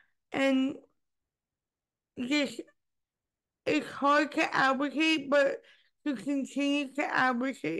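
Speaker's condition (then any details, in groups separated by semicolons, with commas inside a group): Cerebral palsy; spastic type, diagnosed around age two, childhood orthopedic surgery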